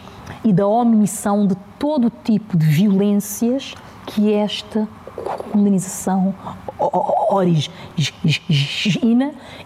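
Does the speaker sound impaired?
Yes: stuttering; fluency seen by others as varying day to day; effortful control to avoid stuttering, sometimes unavoidable, slow greetings, callers hung up, listeners must slow down; here repeated sounds, prolonged sounds.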